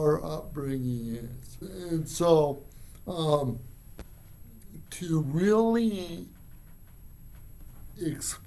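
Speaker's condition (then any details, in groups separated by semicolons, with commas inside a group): Cerebral palsy; from birth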